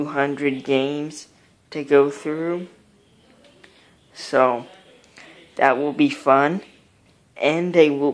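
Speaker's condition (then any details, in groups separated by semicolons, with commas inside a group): Cerebral palsy, mild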